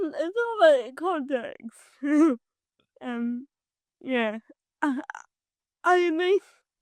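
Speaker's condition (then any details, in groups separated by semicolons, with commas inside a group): Cerebral palsy; from birth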